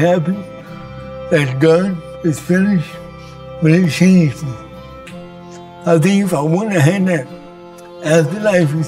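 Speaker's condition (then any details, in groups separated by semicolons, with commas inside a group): Cerebral palsy; from birth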